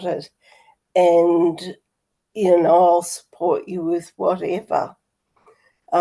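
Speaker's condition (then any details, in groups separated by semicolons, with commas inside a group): Motor neurone disease; PEG feeding tube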